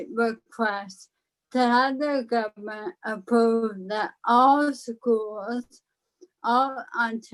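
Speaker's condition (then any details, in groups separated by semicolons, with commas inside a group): ALS; slight speech impairment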